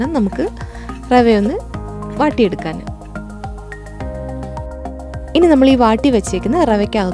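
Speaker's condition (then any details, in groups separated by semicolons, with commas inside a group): No condition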